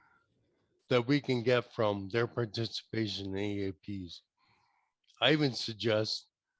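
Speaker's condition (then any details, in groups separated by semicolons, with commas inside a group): ALS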